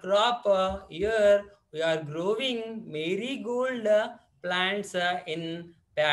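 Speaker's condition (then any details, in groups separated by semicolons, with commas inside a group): No condition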